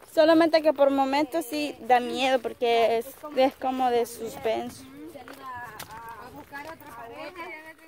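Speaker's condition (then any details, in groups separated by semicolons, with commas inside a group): No condition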